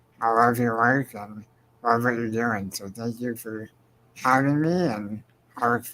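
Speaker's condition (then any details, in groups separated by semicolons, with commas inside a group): Spinal muscular atrophy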